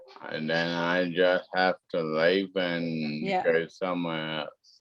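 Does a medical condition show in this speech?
Yes: cerebellar ataxia; wheelchair.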